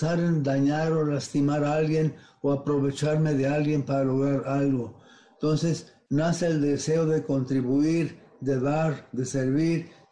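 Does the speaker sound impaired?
Yes: Parkinson's disease; sudden difficulty swallowing and salivating about four months ago.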